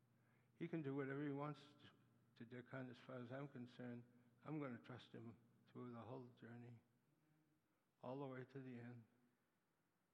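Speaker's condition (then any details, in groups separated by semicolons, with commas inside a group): Parkinson's disease; Parkinson's attacks muscles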